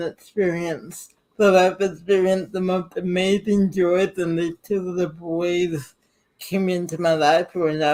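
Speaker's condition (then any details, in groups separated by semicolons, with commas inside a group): Cerebral palsy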